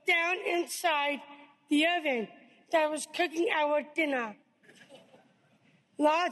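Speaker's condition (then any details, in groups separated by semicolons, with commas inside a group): Down syndrome; diagnosed at birth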